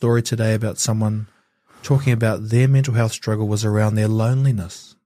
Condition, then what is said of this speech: None; typical speech.